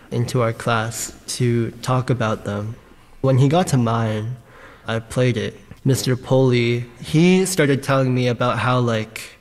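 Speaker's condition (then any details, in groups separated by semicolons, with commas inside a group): Bilateral cleft palate and lip; congenital bilateral cleft lip and palate, all childhood surgeries by Dr. Mulliken at Boston Children's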